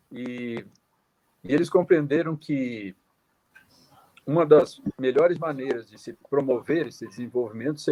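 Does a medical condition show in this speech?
No.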